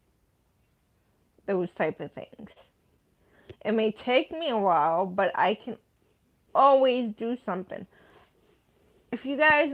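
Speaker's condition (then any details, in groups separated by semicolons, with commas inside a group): Cerebral palsy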